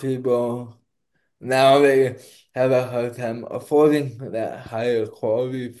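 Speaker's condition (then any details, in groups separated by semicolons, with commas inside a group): Cerebral palsy; diagnosed at two months old, caused by cardiac arrest, heart stopped twice, physical therapy when younger; not slurred, per host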